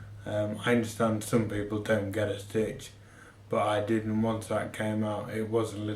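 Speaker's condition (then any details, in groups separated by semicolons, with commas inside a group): MND; synthetic voice from banked voice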